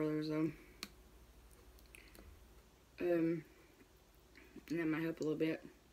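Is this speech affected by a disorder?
No.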